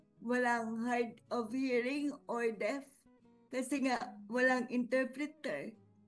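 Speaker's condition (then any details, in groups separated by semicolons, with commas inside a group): Cerebral palsy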